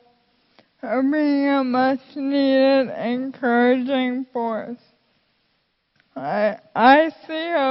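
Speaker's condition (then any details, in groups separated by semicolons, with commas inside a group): Friedreich's ataxia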